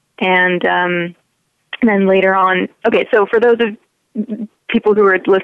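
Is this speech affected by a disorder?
No.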